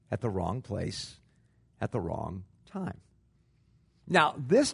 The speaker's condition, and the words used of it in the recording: None; typical speech.